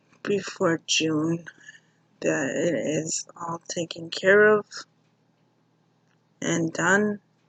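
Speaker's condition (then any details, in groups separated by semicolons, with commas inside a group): Cerebral palsy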